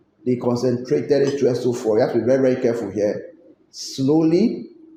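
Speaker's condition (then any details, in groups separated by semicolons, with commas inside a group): No condition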